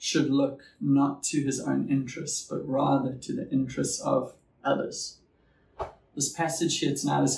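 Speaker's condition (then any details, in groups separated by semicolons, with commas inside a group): No condition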